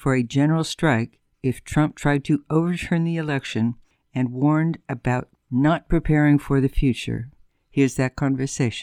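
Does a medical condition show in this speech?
No.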